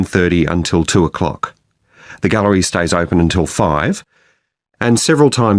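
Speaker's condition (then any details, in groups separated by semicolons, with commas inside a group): No condition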